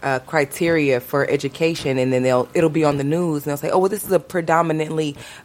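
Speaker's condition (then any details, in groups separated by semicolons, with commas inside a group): No condition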